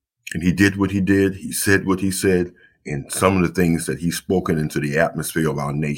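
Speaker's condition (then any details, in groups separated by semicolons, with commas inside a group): No condition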